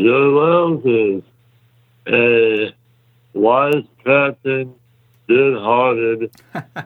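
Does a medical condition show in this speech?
Yes: muscular dystrophy; congenital, extremely rare type, exact type unknown, myotubular myopathy ruled out about 4 years ago.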